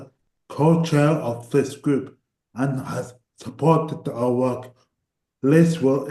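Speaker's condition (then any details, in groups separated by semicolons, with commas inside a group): Cerebral palsy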